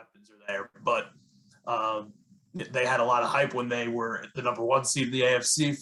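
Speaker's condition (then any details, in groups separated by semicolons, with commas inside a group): No condition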